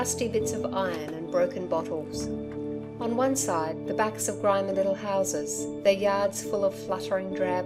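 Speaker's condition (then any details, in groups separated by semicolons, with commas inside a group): No condition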